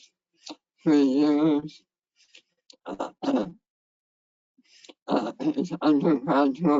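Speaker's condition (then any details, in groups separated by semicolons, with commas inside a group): Head and neck cancer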